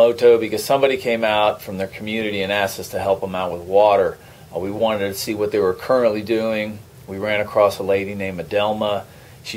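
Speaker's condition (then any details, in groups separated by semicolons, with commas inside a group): No condition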